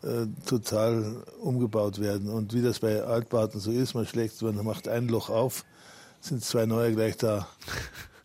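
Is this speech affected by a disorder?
Yes: Parkinson's disease; almost no tremor.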